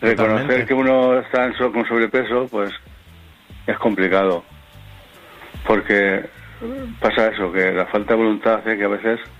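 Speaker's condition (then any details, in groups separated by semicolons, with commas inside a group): Parkinson's disease; on Parkinson's medication; takes medication against Parkinson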